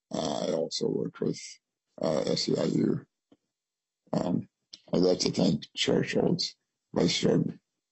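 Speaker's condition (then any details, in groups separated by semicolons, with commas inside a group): Spinal muscular atrophy; congenital spinal muscular atrophy, wheelchair since age 10, relies on home care services; age 48, home care for about 30 years, aging parents help with care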